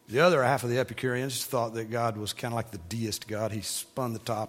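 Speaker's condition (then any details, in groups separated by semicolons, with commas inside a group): No condition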